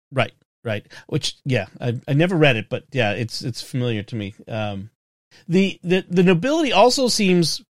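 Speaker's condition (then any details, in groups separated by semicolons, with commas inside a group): No condition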